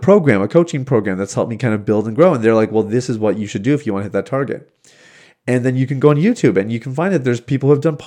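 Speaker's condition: No condition

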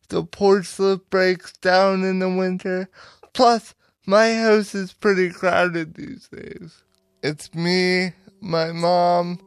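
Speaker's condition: Cerebral palsy; power wheelchair user

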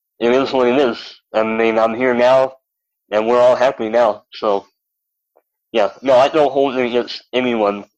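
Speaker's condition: Cleft lip and palate; malformed legs

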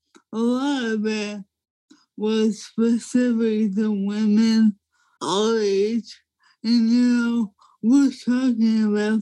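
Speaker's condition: ALS; young woman with ALS

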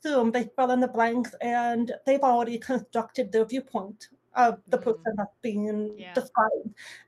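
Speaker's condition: Deafness; deaf medically, little-d deaf, some residual hearing, wears hearing aid, lip reads, no sign language; speaks orally, audible deaf accent noticed by listeners

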